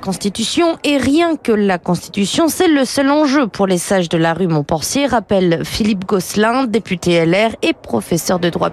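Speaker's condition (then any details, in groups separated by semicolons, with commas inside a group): No condition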